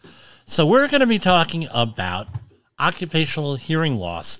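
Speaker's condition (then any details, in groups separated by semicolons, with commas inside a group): Cleft lip and palate; formerly unintelligible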